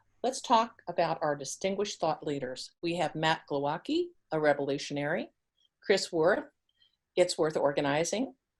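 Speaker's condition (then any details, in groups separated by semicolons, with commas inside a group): No condition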